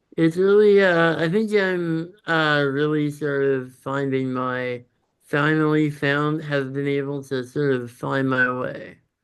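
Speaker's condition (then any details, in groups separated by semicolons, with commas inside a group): Congenital muscular dystrophy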